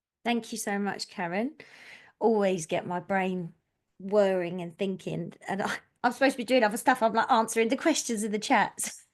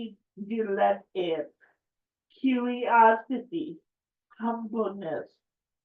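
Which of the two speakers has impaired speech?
The second: cerebral palsy; affects coordination and balance; affects speech.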